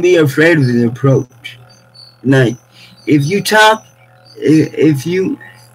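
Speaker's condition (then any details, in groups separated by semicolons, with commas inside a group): Cerebral palsy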